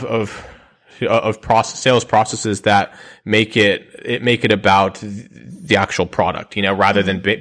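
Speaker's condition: Stutter; lifelong stutter, speech therapy tried without success, first seminar at 19 changed beliefs about speech; repeated sounds, repeated words

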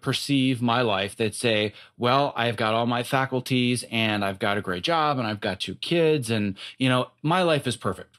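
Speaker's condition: No condition

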